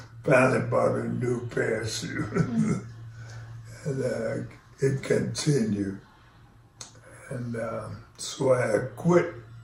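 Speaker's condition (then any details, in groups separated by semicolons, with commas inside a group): ALS; onset left foot drop, then left leg weakness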